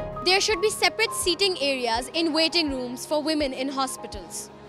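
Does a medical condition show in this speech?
No.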